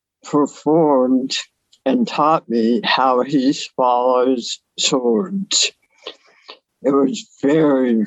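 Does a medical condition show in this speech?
Yes: oral cancer salvage surgery, partial tongue, mandible and soft palate resection; 12-hour salvage surgery, MD Anderson, removed left lower jawbone, esophageal nerves, soft palate hole; severe dysphagia since salvage surgery, supraglottal swallow, Tongometer tongue training for safer swallow and articulation.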